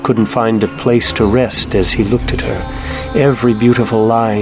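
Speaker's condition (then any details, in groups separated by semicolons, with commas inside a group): No condition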